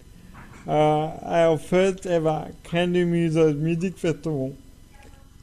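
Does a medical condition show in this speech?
Yes: cerebral palsy; from birth, uses wheelchair, drummer despite condition.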